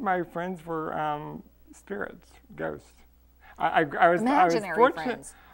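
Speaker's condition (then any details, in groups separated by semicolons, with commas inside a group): Cerebral palsy; from birth, maternal hemorrhage before delivery, non-progressive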